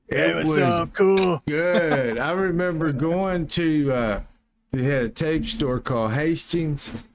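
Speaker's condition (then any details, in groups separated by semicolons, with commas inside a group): No condition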